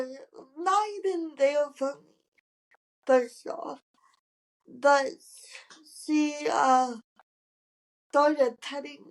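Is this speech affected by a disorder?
Yes: cerebral palsy; from birth, wheelchair user.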